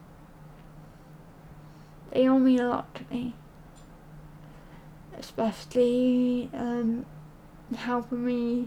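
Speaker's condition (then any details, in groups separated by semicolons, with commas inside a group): Cerebral palsy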